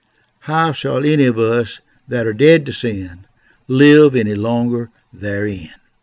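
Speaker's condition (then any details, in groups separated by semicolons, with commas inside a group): No condition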